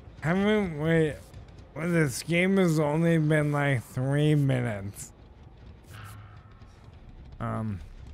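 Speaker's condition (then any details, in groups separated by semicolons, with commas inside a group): ALS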